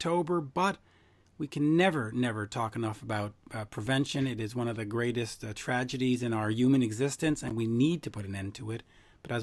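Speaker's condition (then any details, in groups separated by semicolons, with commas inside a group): No condition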